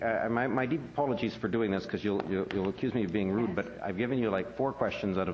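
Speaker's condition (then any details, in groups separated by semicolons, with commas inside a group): No condition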